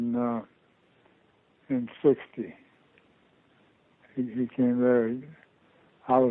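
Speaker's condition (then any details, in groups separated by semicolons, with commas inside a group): Parkinson's disease; diagnosed about two years ago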